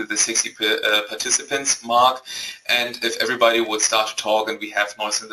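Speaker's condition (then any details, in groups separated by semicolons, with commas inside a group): No condition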